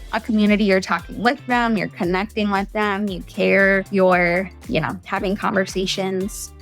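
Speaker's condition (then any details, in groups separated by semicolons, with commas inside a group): No condition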